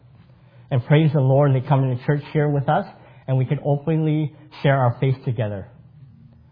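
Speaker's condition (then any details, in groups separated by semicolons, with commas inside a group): Cleft palate; congenital cleft palate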